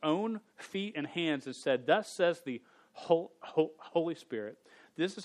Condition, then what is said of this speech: Stuttering. God's used the way that I talk to reach some folks that I'm not sure if they would have been reached by someone that was just fluent.